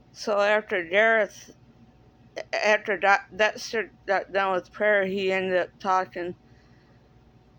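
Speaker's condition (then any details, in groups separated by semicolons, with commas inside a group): Cerebral palsy; speaks differently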